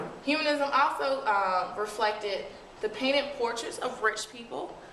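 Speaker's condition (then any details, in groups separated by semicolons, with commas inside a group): No condition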